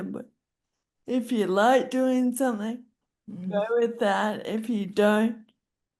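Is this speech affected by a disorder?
Yes: Friedreich's ataxia.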